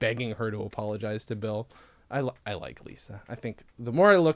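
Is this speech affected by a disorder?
No.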